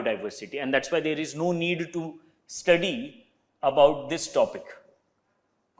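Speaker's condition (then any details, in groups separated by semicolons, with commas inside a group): No condition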